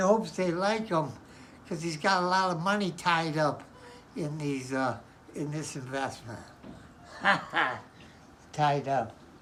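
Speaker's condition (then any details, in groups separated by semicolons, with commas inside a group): Parkinson's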